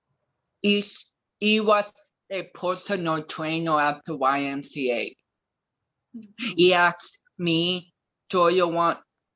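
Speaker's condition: Cerebral palsy; speech affected

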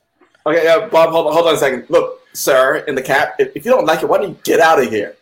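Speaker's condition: No condition

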